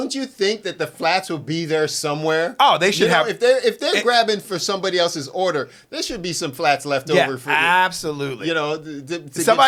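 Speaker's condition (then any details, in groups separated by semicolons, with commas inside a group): No condition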